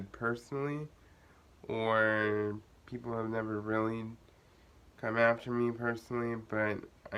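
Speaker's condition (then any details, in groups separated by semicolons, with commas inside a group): Cerebral palsy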